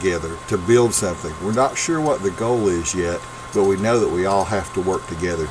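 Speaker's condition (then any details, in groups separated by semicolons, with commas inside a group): No condition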